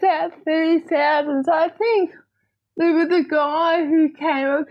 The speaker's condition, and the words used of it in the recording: Cerebral palsy. And obviously my speech is a bit odd.